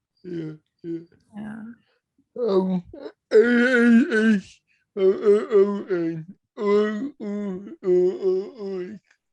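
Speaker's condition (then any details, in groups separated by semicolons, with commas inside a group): Cerebral palsy; struggles to communicate, hard to understand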